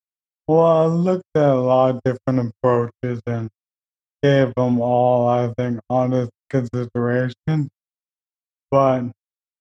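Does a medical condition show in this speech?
Yes: ALS; young onset, diagnosed age 29, progressive neurodegenerative, affects walking, speech and eventually breathing; voice changed from before, harder to hear, harder to talk and be understood.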